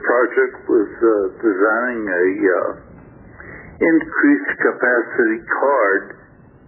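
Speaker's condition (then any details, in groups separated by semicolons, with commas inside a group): Stroke affecting throat muscles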